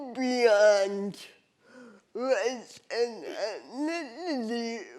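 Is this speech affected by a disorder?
Yes: cerebral palsy.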